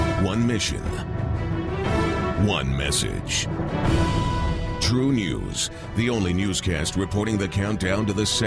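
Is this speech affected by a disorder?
No.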